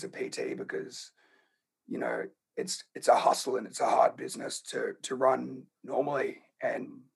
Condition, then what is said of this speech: Throat cancer. And that's speaking at a nice low tone.